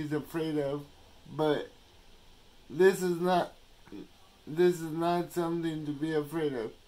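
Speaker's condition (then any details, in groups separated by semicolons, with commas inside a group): Cerebral palsy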